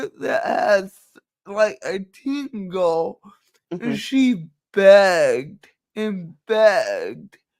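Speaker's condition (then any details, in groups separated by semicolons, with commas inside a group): Cerebral palsy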